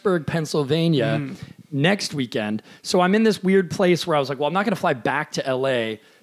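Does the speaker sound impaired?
No.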